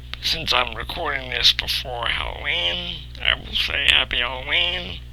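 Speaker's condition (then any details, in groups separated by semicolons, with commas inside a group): Cerebral palsy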